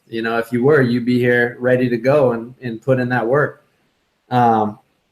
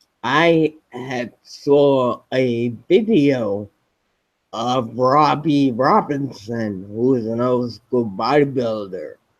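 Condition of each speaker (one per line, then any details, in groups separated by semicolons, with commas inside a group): No condition
Spinocerebellar ataxia type 7, SCA7; progressive degenerative, impairs walking, balance, coordination, speech; diagnosed several years ago, no wheelchair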